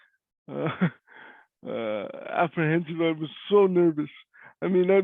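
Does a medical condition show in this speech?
Yes: cerebral palsy; cannot walk; voice is different.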